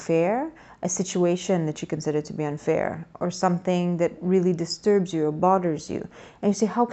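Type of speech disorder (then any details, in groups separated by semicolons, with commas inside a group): None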